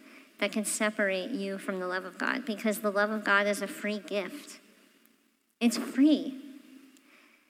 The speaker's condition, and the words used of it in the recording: Cleft palate. Well, half of mine go through my nose, hence why I sound different.